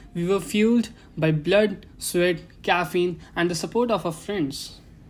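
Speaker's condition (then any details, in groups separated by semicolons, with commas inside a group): No condition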